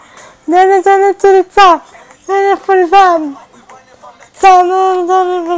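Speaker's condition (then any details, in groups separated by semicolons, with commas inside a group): Cerebral palsy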